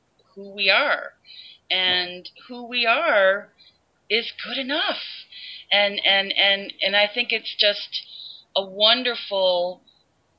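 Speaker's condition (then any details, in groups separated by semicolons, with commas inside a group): Stuttering; attends self-help group meetings for people who stutter; formerly avoided speaking situations, speechless at first self-help group meeting, said name and stutter by fourth or fifth; repeated words, prolonged sounds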